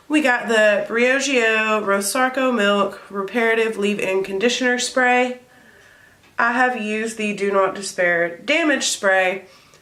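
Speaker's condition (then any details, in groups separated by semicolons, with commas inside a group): No condition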